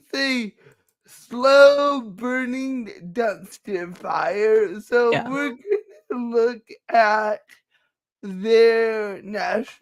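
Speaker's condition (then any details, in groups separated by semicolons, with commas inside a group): Cerebral palsy; speech affected, permanent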